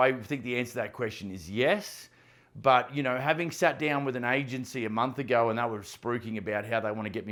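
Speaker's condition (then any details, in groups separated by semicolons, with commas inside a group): No condition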